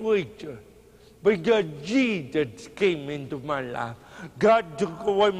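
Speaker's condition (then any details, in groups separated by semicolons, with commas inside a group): Cerebral palsy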